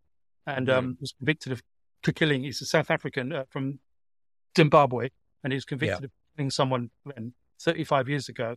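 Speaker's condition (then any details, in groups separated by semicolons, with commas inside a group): Stammer; lifelong stammer; milder stammer than about six years ago; much heavier stammer about six years ago during trial, barrister advised not speaking in court; repeated sounds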